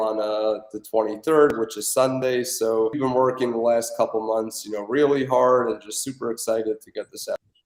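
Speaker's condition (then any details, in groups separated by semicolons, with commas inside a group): No condition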